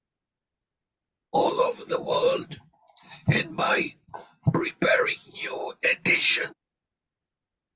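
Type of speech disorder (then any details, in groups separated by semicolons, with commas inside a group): Speech with a voice prosthesis; laryngectomy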